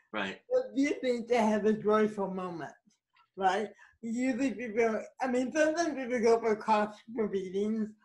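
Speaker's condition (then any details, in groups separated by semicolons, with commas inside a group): Cerebral palsy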